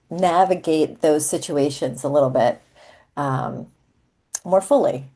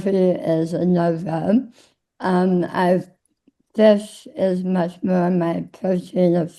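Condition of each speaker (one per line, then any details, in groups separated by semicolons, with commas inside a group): No condition
Tongue cancer; tongue cancer, treated with surgery; in remission after surgery; swallowing worse after surgery, speech often not understood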